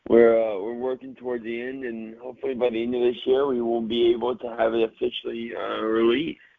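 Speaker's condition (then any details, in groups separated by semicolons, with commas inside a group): Cerebral palsy, mild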